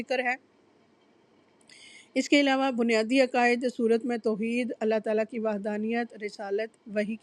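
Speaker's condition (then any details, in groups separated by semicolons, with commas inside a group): No condition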